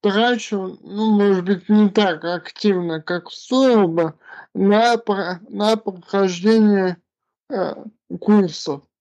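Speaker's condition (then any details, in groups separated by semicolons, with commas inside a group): Cerebral palsy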